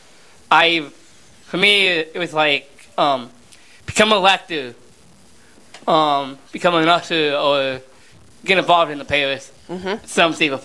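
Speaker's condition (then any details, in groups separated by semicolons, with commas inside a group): Down syndrome; 32 years old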